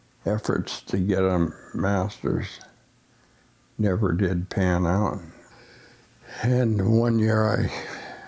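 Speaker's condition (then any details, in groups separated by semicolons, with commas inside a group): Essential tremor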